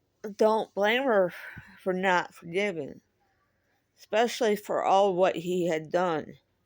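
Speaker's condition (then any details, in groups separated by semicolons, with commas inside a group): Cerebral palsy; speaks differently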